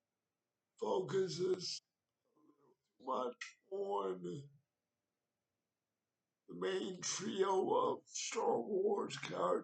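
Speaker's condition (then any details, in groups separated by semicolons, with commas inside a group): Cerebral palsy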